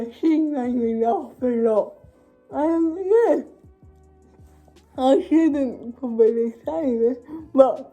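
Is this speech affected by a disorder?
Yes: cerebral palsy.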